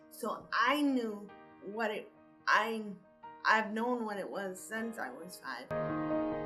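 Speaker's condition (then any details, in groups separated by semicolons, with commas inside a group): Cerebral palsy; from birth; diagnosed around preschool age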